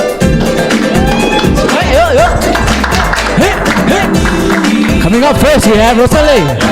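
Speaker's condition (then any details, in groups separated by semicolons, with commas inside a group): No condition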